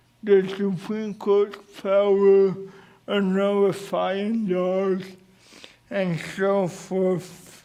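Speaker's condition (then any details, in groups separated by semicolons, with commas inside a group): Cerebral palsy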